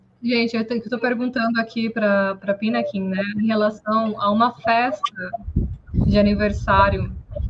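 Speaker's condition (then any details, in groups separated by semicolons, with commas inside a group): No condition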